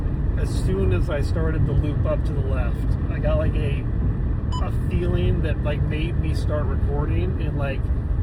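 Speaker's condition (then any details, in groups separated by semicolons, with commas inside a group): No condition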